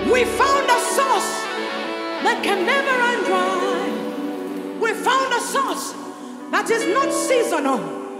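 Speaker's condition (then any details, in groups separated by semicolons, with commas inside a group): No condition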